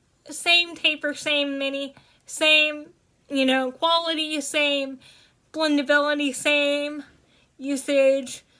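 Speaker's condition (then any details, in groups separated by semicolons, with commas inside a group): Cerebral palsy; spasticity in hands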